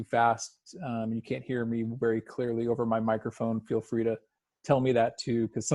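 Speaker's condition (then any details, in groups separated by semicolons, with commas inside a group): No condition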